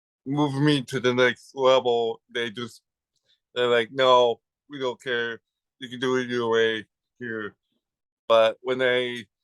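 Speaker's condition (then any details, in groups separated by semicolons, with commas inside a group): Cerebral palsy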